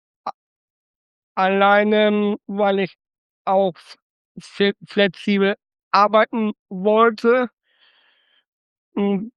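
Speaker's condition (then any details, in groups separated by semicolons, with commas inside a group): Down syndrome; trisomy 21, congenital, suspected on ultrasound two days before birth, born by caesarean at St. Vinzenz Krankenhaus Datteln; age 26, some limitations, lives well with it, attended early intervention (Frühförderstelle)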